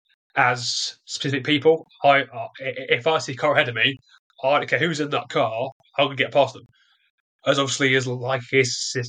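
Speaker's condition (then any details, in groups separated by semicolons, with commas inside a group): Stutter; developmental, onset early childhood, lifelong, more severe during trial, barely able to speak first six months in prison; stutters during this interview; ignores disfluencies and keeps talking, media presence trained as main focus; repeated sounds, blocks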